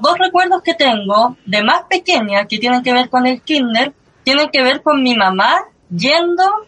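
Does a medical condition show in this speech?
Yes: cleft lip and palate; since early childhood.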